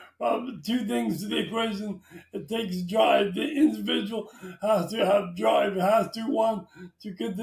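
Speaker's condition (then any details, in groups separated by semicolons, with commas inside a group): Traumatic brain injury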